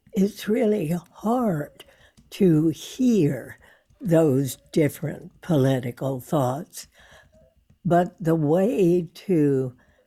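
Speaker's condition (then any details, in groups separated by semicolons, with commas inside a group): Spasmodic dysphonia; many listeners thought stroke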